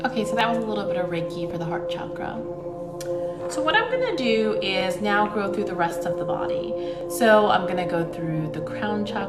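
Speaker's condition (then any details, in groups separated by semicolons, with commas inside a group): No condition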